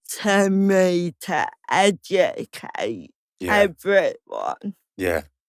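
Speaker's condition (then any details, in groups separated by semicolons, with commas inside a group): Cerebral palsy; slow speech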